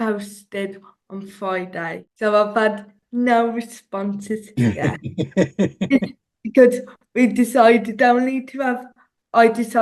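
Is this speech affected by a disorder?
Yes: cerebral palsy; some speech delay.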